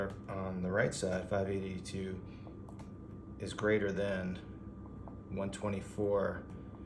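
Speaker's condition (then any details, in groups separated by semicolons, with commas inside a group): No condition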